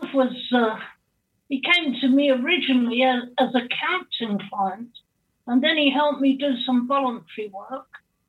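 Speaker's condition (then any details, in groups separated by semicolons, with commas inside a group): Cerebral palsy quadriplegia; born 3 months premature, 3 months in oxygen tent, brain damage, both hands and legs, blind from 15, partial hearing loss; permanent wheelchair user, much pain from surgery, spasm when moved suddenly, in her 70s, 24/7 care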